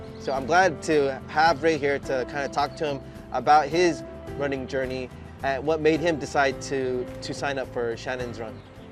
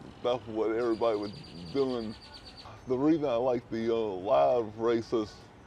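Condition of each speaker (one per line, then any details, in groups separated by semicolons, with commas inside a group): No condition
Cerebral palsy; present from birth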